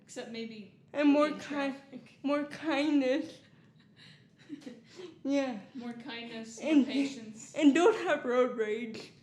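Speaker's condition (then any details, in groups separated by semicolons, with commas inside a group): Cerebral palsy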